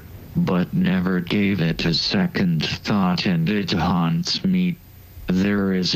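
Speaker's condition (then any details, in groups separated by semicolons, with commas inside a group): ALS, speech-generating device; bulbar onset, then rapid loss of limb control; cannot feed self, needs equipment and constant care; slowed, slurred speech as first symptom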